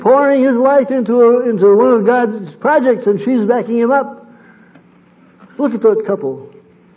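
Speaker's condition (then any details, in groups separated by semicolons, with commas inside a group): Parkinson's disease; sleep disrupted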